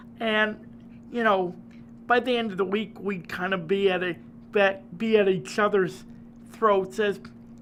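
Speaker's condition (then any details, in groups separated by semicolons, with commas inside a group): Cerebral palsy; uses personal care assistant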